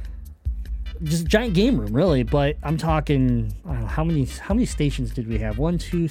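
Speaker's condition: Cleft palate; congenital cleft palate

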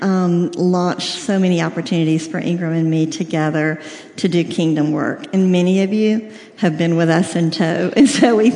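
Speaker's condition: Cleft lip and palate, severe

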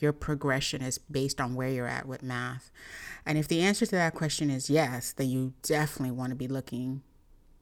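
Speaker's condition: No condition

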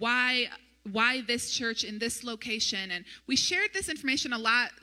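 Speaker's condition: No condition

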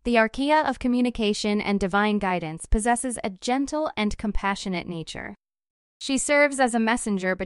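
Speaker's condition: No condition

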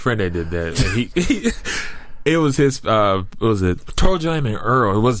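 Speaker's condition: No condition

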